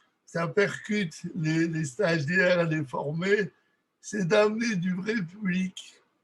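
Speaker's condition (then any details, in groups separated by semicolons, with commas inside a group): Cerebral palsy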